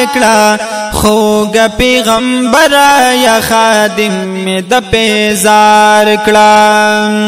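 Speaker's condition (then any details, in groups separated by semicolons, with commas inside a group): No condition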